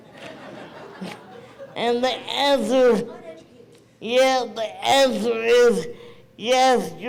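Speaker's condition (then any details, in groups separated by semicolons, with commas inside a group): Cerebral palsy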